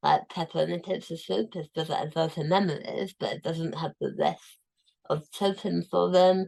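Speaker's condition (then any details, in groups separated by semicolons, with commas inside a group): Tongue cancer, tongue removed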